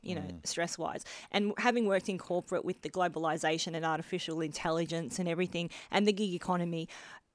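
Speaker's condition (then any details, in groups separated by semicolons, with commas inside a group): Bilateral cleft lip and palate; congenital bilateral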